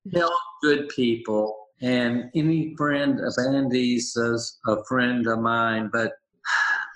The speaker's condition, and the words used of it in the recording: Aphasia. I have aphasia. I have motor apraxia. I have dysarthria.